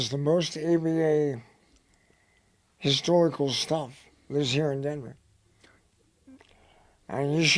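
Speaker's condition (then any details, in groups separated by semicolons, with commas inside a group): Head and neck cancer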